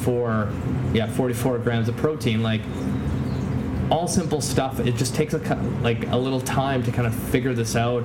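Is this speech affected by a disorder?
No.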